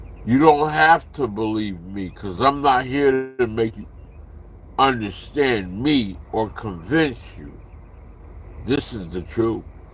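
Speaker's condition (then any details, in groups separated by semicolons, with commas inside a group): Slurred speech; still slurs words occasionally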